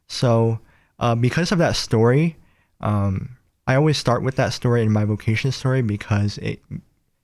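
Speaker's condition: Cleft palate; nose and lip

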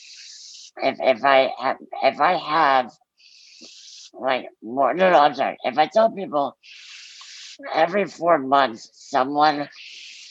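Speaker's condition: Muscular dystrophy; floppy hands and feet

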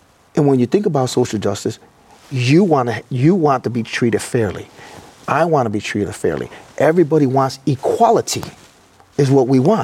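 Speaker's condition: No condition

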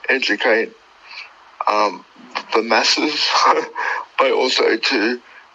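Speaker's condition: Cerebral palsy; born two months premature, uses wheelchair

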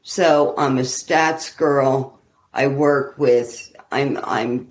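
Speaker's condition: ALS; small symptoms traced back easily 10 years or more; walking impaired, not yet bad, expects progression

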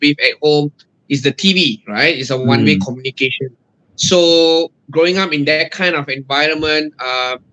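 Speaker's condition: No condition

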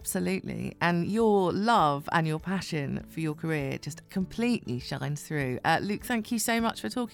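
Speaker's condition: No condition

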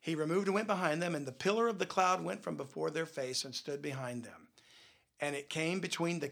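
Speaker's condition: No condition

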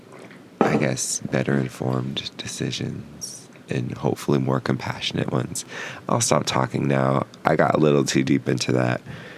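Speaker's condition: No condition

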